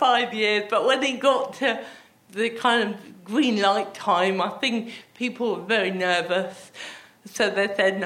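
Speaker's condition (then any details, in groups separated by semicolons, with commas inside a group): Athetoid cerebral palsy; with myotonia and ataxia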